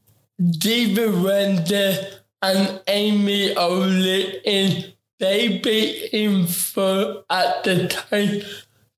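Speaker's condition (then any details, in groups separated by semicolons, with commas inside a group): Ataxic cerebral palsy; affects talking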